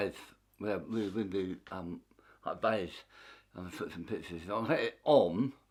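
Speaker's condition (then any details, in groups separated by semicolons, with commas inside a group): Tongue cancer; half tongue removed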